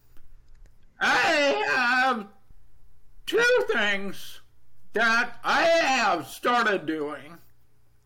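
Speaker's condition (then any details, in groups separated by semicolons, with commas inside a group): Deafness, Neurofibromatosis Type 2; first half deaf, then 2 months of no hearing, then amplifier gave some hearing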